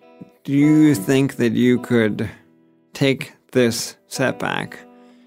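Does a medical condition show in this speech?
Yes: ALS; onset with left hand weakness, cramping using a pen, diagnosed at 36, progressive motor neuron degeneration.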